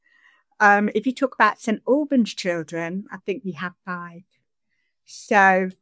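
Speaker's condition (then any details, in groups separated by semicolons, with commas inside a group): Deafness; sign-supported English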